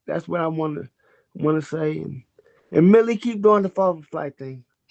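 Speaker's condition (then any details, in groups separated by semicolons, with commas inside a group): Cerebral palsy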